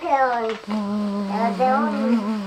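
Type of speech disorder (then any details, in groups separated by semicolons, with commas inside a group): Childhood verbal apraxia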